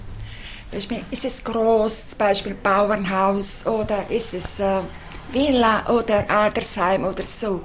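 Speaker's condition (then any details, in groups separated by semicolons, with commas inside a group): Hearing impairment; wears hearing aid, oral dialect upbringing, sign language from first grade, Sprachschule St. Gallen; hears no street noise outside, must wear hearing aid; sign language as mother tongue, speaks aloud with hearing people, signs voicelessly at home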